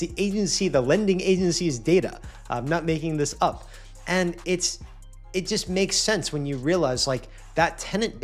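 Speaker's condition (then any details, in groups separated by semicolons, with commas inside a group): No condition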